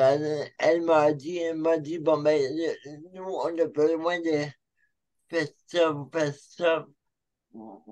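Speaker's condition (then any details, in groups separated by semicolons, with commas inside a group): Cerebral palsy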